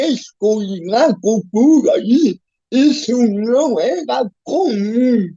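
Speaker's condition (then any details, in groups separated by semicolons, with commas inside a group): Cerebral palsy; physical disability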